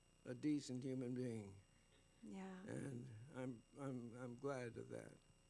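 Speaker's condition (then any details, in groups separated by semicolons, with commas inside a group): Parkinson's disease; attends exercise program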